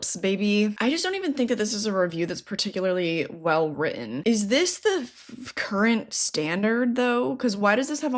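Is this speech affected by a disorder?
No.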